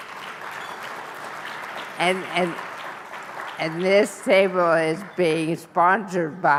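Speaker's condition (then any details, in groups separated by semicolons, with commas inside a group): Brain injury; injury 20 years ago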